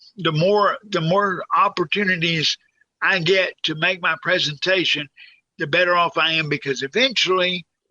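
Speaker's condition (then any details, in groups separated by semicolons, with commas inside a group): Cerebral palsy; quadriplegic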